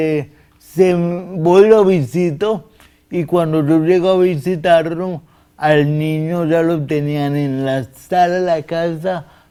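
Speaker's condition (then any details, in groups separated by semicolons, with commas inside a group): Cerebral palsy; difficulty speaking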